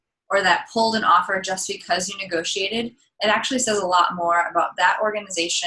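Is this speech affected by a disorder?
No.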